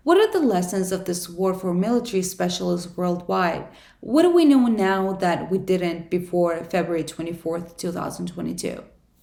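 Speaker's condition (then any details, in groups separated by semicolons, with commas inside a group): No condition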